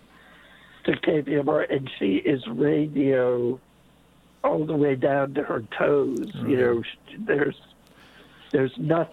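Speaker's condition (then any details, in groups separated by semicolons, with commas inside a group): Late-onset Pompe disease; infusion treatment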